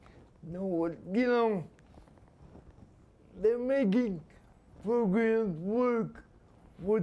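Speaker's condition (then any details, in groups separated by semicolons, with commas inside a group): Spastic quadriplegia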